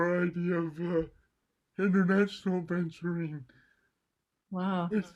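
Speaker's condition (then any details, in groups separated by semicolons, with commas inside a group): Cerebral palsy; mild left side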